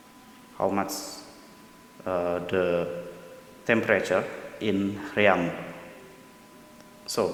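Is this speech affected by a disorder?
No.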